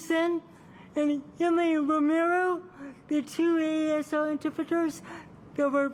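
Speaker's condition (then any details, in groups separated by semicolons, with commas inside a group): Cerebral palsy; from birth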